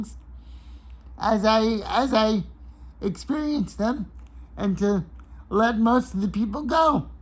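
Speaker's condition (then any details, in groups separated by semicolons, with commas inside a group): Cerebral palsy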